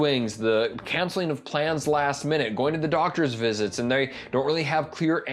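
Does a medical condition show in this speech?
No.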